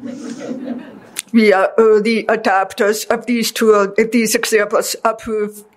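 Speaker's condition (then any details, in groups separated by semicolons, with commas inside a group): Deafness; deaf since childhood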